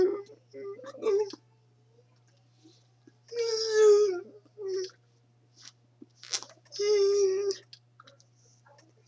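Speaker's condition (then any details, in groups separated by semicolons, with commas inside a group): Cerebral palsy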